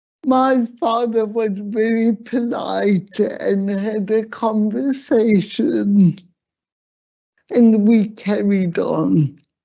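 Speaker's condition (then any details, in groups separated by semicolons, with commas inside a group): Slurred speech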